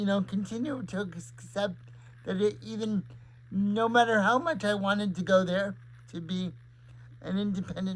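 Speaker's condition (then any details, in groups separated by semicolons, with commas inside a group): Cerebral palsy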